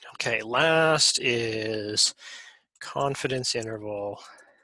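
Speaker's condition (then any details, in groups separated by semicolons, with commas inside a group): No condition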